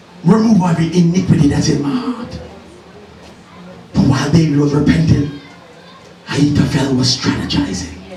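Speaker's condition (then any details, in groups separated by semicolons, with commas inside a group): No condition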